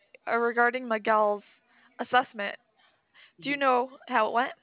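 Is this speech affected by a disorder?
No.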